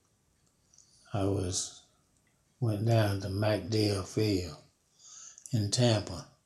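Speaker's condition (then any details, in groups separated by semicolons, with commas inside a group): Parkinson's disease; fallen 19 times in yard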